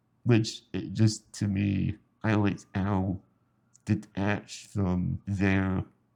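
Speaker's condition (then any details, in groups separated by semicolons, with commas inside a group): Spinal muscular atrophy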